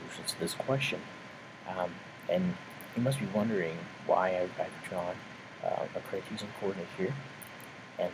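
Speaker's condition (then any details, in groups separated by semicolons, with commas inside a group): No condition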